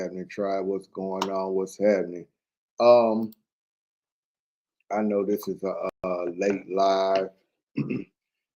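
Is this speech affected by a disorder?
No.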